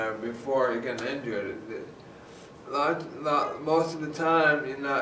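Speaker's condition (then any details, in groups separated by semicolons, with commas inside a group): Traumatic brain injury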